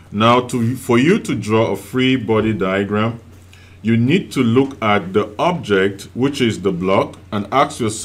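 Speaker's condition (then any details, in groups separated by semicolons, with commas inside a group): No condition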